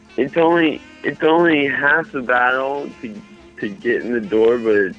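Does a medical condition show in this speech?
Yes: mild cerebral palsy.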